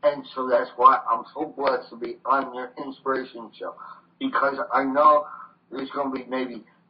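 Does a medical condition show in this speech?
Yes: voice box damage from tracheostomy; brain injury from smoke inhalation, carbon monoxide poisoning, voice box damaged by medic's trach tube; about 30 to 32 years since injury, cannot write, lost fine motor skills; cannot sing as before, ongoing voice challenge.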